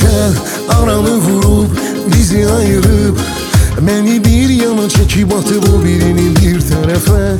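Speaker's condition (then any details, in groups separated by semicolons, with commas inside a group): No condition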